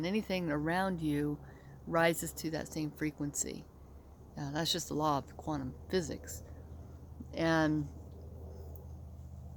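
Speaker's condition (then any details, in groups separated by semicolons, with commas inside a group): No condition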